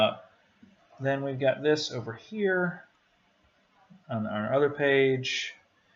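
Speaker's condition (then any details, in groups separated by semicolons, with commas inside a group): No condition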